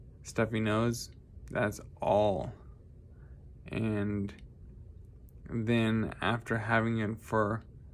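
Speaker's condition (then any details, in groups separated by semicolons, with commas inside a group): Traumatic brain injury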